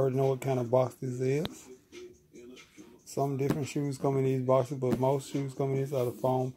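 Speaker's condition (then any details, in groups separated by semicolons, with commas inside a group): No condition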